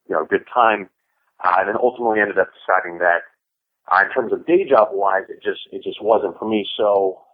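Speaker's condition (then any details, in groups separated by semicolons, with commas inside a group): No condition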